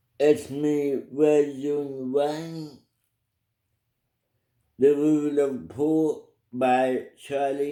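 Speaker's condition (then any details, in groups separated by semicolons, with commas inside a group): Cerebral palsy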